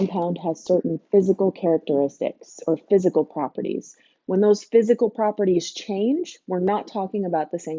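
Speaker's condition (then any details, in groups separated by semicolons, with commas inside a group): No condition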